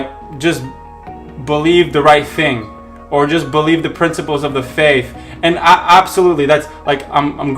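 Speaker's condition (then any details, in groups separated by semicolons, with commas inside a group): No condition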